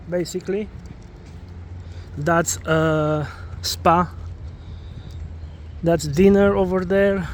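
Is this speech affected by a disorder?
No.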